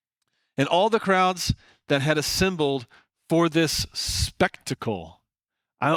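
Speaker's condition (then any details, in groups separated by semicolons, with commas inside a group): No condition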